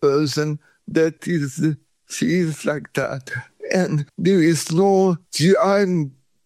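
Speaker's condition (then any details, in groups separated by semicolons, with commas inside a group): Cerebral palsy; from birth, no breathing first 40 minutes at birth, feet opposite of Charlie Chaplin, body shaking 40 years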